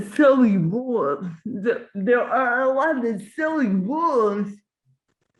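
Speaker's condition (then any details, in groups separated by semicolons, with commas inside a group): Cerebral palsy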